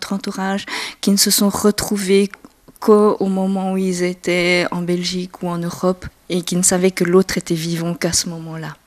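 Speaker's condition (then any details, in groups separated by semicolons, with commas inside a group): No condition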